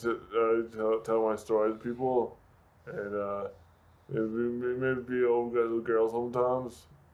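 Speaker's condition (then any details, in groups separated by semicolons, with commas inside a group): Traumatic brain injury; severe, drunk driving crash, brain bleed, collapsed lung, thoracotomy by STARS ambulance, mobility issues; years after injury, now able to talk, gives motivational talks; affects speech and balance, people think drunk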